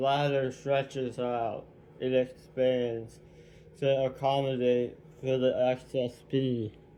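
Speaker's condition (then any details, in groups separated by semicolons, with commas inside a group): Tongue cancer surgery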